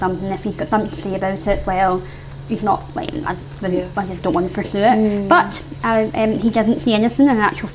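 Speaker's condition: Isolated cleft palate; partner first took it for accent

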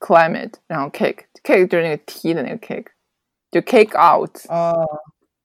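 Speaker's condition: No condition

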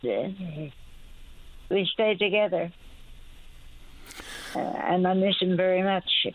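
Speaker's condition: Speech impediment after stroke, mild; stroke a couple of years ago; some words may need clarifying, son Chess offers to clarify

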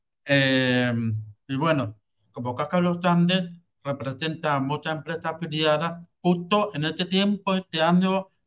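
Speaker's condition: Hearing loss with cochlear implant; congenital hearing loss, cochlea dead, cochlear implant surgery, implant electrically stimulates cochlea; about 34, uses cochlear implant, new operating system connects implant to computer, no headphones

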